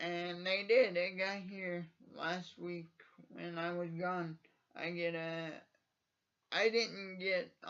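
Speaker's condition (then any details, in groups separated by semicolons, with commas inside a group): Cerebral palsy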